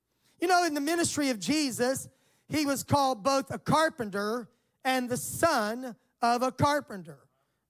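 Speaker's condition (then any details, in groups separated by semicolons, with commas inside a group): No condition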